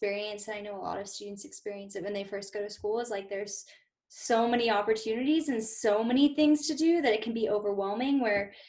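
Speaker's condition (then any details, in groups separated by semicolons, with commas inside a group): No condition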